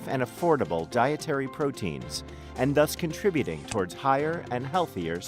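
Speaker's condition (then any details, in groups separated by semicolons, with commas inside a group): No condition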